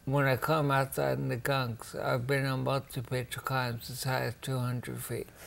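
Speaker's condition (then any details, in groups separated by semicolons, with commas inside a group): Ataxia; rare, progressive; diagnosed mid-twenties, about 18 years, near wheelchair need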